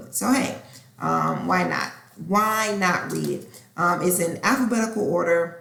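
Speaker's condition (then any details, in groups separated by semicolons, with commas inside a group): No condition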